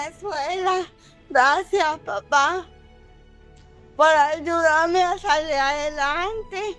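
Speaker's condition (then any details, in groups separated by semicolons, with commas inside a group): Cerebral palsy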